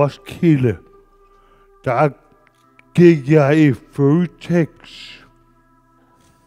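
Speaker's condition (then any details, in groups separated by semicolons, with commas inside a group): Brain injury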